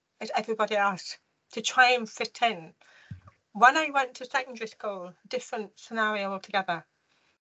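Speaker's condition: Profound deafness; congenital, undiagnosed until age four, chest-worn hearing aid box from age four, considered for cochlear implant; delayed speech development, mother taught tongue and mouth placement by feeling buzzing, speech good but sounds short-tongued

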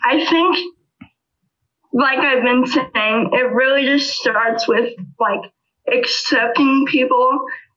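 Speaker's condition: Spastic cerebral palsy; walker since age 3

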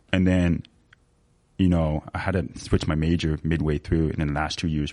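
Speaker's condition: Severe to profound hearing loss, sensorineural hearing loss; hearing aids from 2.5 for ten years

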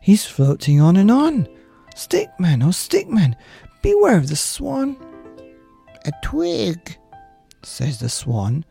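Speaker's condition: No condition

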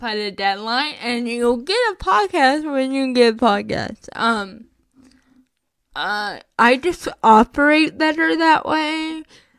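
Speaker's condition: Cerebral palsy; recent health issues

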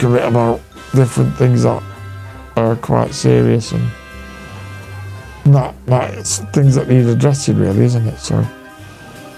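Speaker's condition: Duchenne muscular dystrophy; night ventilator, past punctured lung on night ventilator, week in hospital, painful breathing in, healed itself

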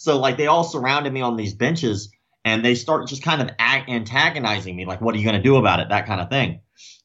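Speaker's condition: Cleft lip and palate; congenital

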